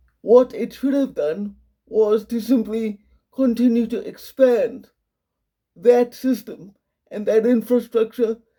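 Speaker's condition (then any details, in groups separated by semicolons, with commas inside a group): Quadriplegic cerebral palsy, severe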